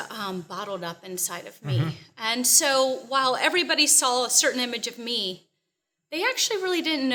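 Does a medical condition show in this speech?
No.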